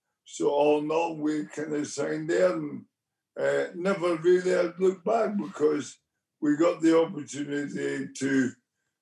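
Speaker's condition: Motor neurone disease; onset with left hand weakness, twitching, arm weakness, speech therapists offered; about 4 years since diagnosis

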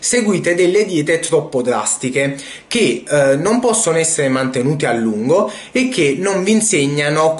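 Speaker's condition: No condition

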